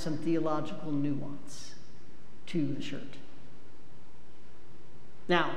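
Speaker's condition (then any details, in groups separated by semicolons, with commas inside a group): No condition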